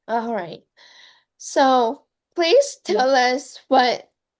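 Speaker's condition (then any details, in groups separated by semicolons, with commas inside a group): Cerebral palsy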